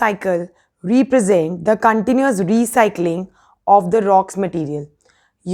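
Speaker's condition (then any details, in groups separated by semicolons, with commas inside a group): No condition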